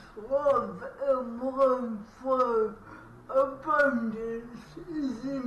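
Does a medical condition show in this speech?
Yes: cerebral palsy; affects speech patterns, needs careful listening.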